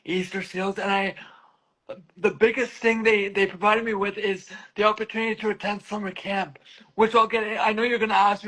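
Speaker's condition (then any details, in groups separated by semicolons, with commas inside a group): Cerebral palsy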